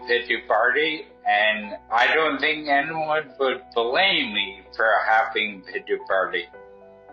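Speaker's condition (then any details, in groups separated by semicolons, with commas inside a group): Traumatic brain injury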